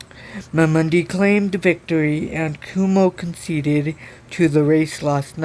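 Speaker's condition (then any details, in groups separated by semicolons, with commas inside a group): Cerebral palsy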